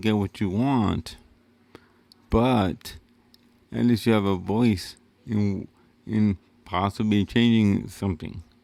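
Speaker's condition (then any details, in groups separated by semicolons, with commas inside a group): Cerebral palsy; wheelchair user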